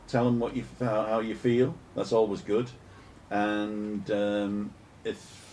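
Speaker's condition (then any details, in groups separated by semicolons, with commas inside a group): No condition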